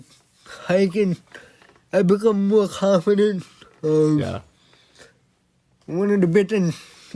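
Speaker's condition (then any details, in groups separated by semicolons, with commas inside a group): Cerebral palsy; motor disability affecting body control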